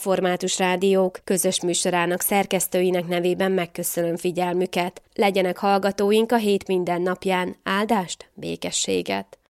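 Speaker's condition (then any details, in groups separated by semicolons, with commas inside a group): No condition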